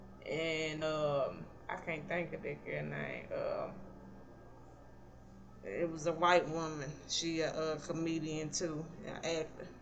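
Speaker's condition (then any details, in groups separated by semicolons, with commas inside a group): Cerebral palsy; not paralyzed, can stand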